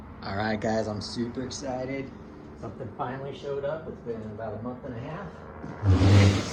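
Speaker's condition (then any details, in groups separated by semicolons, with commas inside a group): No condition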